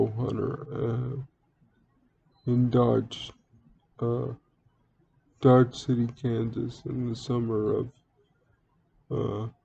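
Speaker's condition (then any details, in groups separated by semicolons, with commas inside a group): Cerebral palsy; speaks relatively well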